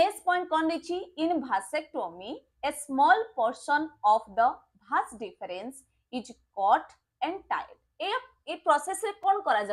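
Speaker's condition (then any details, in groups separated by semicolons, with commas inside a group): No condition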